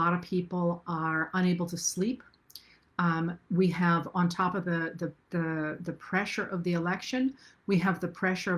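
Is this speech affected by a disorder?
No.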